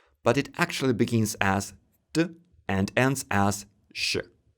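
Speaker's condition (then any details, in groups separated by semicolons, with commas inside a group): No condition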